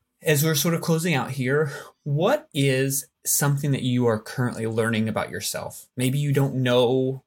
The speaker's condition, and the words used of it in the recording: None; typical speech.